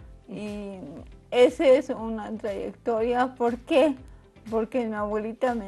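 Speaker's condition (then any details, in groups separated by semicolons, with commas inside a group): Cerebral palsy; from birth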